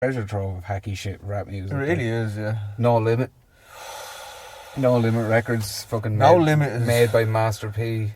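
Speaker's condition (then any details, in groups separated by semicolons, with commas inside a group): No condition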